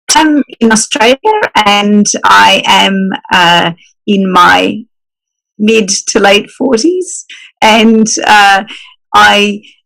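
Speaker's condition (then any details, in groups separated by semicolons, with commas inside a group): No condition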